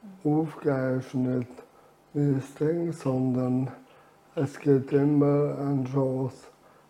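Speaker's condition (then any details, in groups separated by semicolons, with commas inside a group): ALS; diagnosed at age 43, handwriting failed early, uses computer aids with mouse; about nine years since diagnosis, lung volume declining with disease; reduced air makes talking effortful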